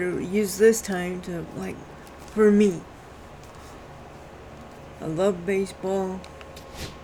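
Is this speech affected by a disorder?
Yes: cerebral palsy.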